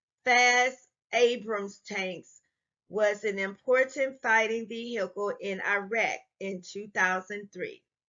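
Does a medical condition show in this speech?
No.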